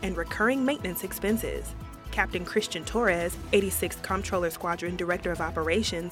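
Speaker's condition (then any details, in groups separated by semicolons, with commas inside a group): No condition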